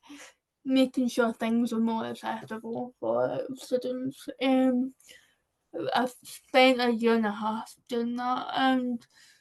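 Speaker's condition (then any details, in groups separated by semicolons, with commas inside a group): Cerebral palsy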